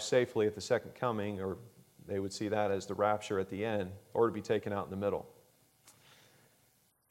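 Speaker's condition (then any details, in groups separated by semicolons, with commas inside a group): No condition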